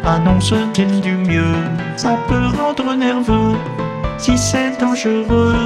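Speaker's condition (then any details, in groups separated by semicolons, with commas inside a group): No condition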